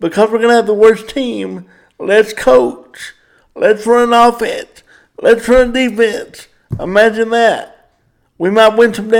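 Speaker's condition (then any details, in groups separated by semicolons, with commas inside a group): Cerebral palsy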